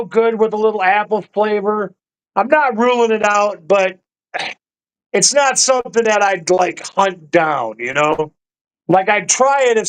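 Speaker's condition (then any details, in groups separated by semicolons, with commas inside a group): No condition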